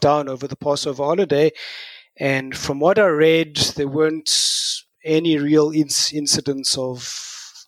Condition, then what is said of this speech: Stuttering. Working on stuttering means for me being aware of what's happening when I stutter as well as what I am doing when I stutter, being mindful of ...